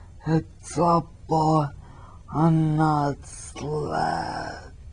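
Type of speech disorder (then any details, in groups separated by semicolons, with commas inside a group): Spastic dysarthria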